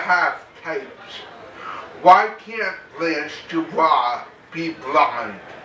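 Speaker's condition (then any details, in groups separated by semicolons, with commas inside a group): Cerebral palsy, mild; mainly affects speech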